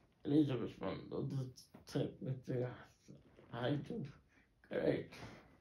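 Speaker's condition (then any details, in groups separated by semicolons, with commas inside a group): Muscular Parkinson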